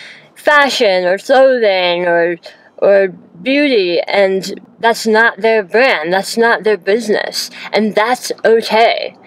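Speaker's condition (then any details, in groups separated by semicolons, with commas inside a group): Hemi-glossectomy for oral cancer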